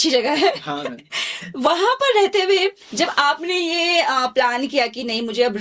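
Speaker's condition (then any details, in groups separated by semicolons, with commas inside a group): No condition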